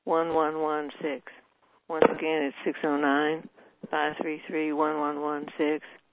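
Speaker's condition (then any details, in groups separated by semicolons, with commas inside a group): Parkinson's disease; tremor in right hand, stiff right fingers; shaky voice, voice getting better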